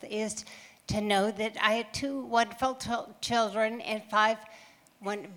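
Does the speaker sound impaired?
Yes: ataxia; hereditary progressive, from father, degeneration of brain nerve cells controlling muscle coordination, found by neurological testing; double vision, poor hand-eye coordination, poor foot control, drunk-like walking, stairs unsafe, expected to worsen; halting, slurred speech.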